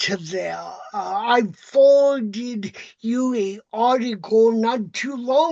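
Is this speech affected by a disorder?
Yes: cerebral palsy; uses walker and wheelchair.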